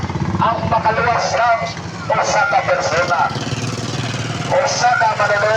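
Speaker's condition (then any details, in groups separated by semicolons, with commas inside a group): No condition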